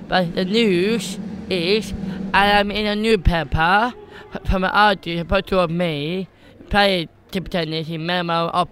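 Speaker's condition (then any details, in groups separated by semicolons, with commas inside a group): Down syndrome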